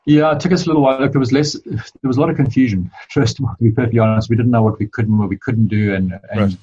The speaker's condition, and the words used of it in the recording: No condition.